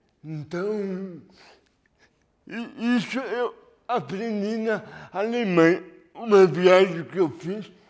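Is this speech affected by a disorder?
Yes: cerebral palsy.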